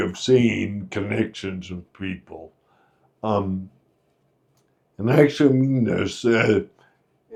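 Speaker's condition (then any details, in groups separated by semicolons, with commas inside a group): Friedreich's ataxia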